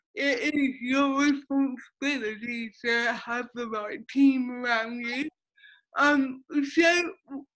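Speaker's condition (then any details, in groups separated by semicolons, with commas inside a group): Cerebral palsy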